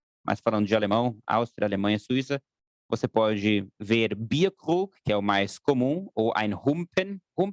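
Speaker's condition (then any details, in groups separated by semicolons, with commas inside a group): No condition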